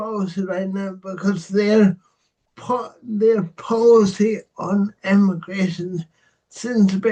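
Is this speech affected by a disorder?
Yes: cerebral palsy.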